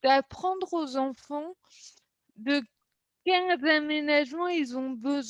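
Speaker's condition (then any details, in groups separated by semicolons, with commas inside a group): Cerebral palsy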